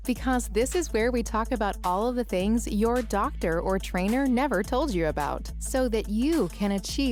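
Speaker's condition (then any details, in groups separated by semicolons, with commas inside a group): No condition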